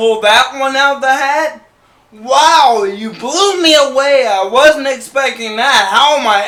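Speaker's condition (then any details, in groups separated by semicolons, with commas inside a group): Cerebral palsy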